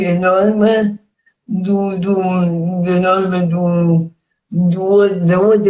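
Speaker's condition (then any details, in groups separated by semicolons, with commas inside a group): Cerebral palsy; speech affected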